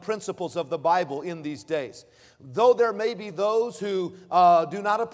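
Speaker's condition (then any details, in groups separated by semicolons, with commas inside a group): No condition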